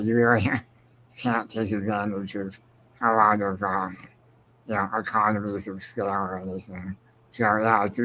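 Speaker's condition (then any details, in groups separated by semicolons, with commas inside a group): Spinal muscular atrophy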